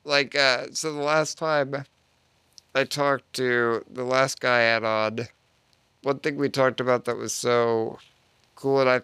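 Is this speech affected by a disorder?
Yes: Duchenne muscular dystrophy; relies on breathing machine.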